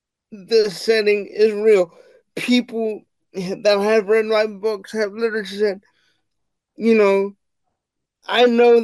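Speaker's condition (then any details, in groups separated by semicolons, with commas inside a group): Cerebral palsy; wheelchair bound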